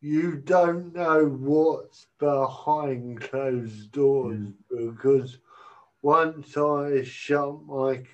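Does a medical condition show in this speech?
Yes: cerebral palsy; cerebral palsy from birth, uses walking stick, holding handheld mic prevents walking stick use on stage; speech sounds unusual, self-described as talking funny.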